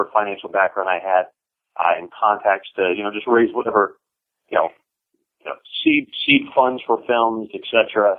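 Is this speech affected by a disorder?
No.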